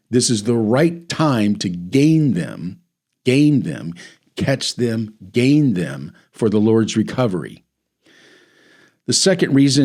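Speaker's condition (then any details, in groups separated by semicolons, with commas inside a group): No condition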